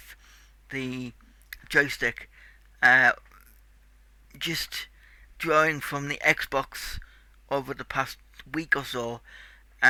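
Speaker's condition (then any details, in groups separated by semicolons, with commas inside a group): Cerebral palsy; tight muscles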